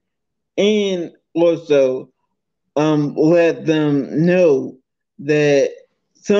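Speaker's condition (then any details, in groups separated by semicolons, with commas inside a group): Multiple sclerosis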